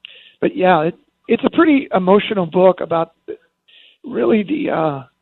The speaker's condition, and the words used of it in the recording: Spasmodic dysphonia. And when I have to speak loudly or try to project my voice, the muscle spasms kind of take over and my voice breaks apart.